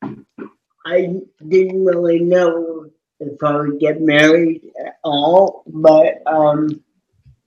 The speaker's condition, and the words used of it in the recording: Cerebral palsy. Knew he'd gone to a good school, a good college, but he had this profound disability, this big speech impediment, which he calls his accent.